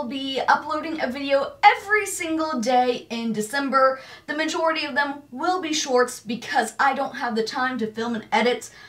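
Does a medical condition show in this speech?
No.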